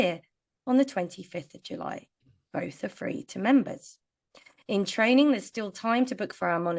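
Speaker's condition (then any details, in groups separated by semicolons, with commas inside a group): No condition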